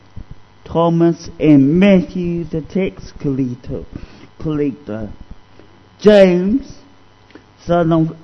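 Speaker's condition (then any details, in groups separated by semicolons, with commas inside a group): Cerebral palsy; discovered at age 2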